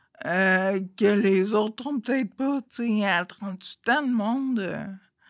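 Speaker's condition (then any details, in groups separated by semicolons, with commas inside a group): Friedreich's ataxia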